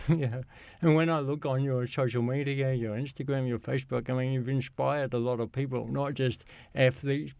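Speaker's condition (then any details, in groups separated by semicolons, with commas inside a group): Cerebral palsy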